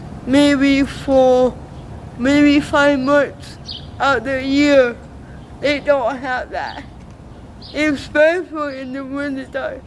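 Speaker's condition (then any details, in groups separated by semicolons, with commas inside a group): Cerebral palsy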